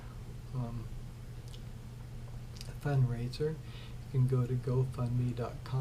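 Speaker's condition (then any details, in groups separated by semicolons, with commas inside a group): ALS; arms, neck and throat affected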